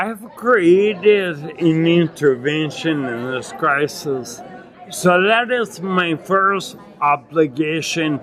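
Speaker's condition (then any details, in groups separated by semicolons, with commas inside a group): Acquired ataxia (lance-adams syndrome)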